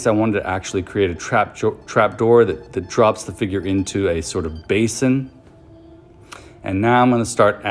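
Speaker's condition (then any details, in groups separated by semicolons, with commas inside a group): No condition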